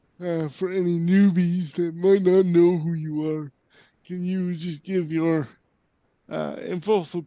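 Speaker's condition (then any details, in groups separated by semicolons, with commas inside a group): Cerebral palsy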